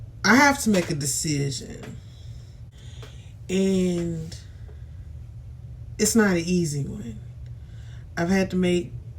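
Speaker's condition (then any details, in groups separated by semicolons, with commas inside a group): No condition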